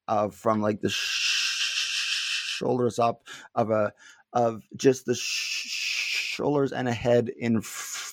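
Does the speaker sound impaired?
Yes: stuttering; not stuttering much currently; here repeated sounds, prolonged sounds, blocks.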